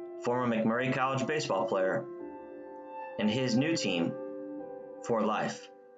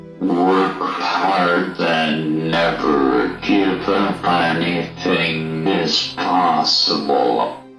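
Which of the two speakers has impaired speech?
The second: ALS; needs help getting out of bed and moving.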